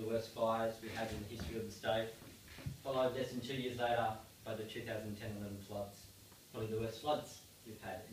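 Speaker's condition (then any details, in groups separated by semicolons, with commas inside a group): No condition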